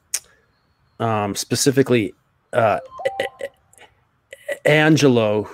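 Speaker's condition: Stuttering; during a corporate job; stutters during this podcast; prolonged sounds, blocks

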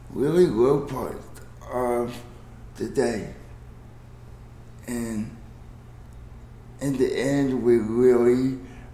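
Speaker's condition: Cerebral palsy

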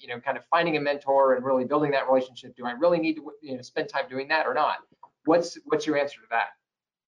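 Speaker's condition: No condition

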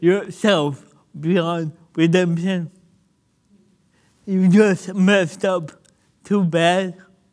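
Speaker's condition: Cerebral palsy; childhood physical

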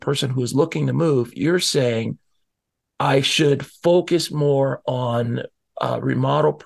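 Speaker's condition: No condition

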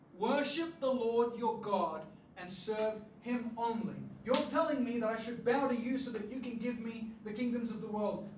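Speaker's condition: No condition

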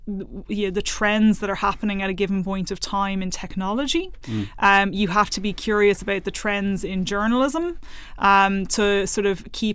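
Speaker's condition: No condition

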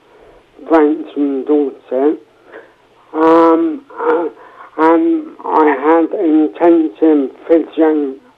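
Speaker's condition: Cerebral palsy, mild

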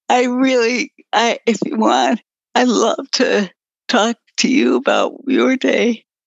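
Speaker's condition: Progressive multiple sclerosis; slowly worsening, latest change is lack of voice, needs caffeine from chocolate or coffee to talk

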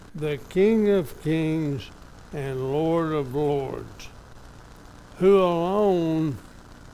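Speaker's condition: ALS; somewhat affected, evident today

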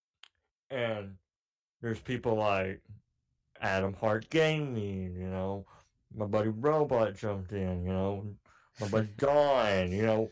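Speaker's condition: Cleft palate; voice sounds deeper than it is

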